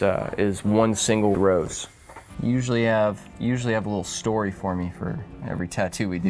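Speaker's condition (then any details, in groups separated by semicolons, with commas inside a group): No condition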